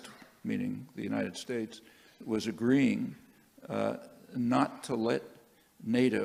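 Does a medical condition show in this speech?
No.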